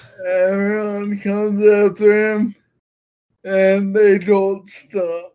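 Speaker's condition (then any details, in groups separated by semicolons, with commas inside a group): Friedreich's ataxia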